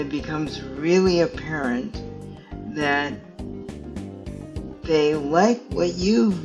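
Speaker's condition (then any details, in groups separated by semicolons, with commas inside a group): Cerebral palsy; stiff muscles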